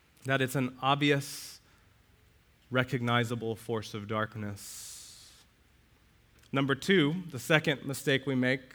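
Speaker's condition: No condition

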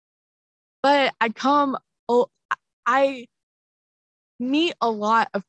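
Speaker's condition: Stuttering; bullied for it in the past; blocks, gets stuck, stutters ordering at drive-through, stutters badly on hard words like disaffiliation; blocks

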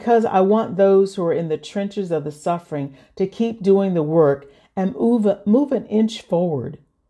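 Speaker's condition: No condition

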